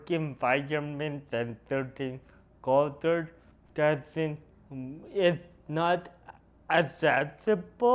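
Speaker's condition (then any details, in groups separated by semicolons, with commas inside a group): Cerebral palsy; noticeably atypical speech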